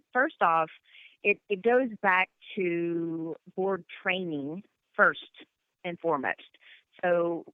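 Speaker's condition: No condition

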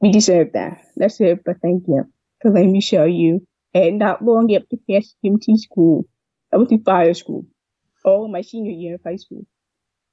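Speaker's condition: Deafness with cochlear implant; cochlear implant at 7 in clinical trial

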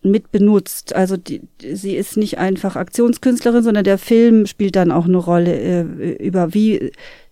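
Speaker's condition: No condition

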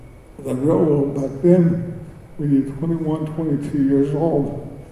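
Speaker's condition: Cerebral palsy; birth injury affecting motor skills, speech, walking and swallowing, diagnosed later in life, doctor advised never driving; shuffles feet when walking on stage; choking episodes, choked on meat over 20 times, saved by Heimlich

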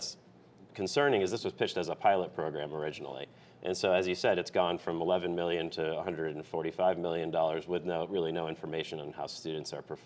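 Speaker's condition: No condition

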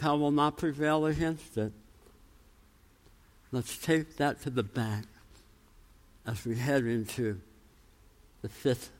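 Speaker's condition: Tongue cancer, jaw reconstruction, osteonecrosis of jaw after radiation; titanium implants

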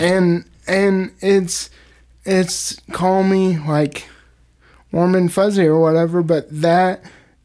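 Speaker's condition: Cerebral palsy, spastic

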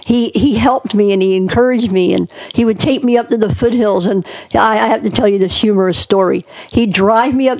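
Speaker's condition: Cleft palate; born two months premature

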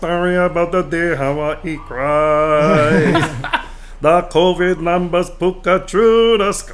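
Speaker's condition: No condition

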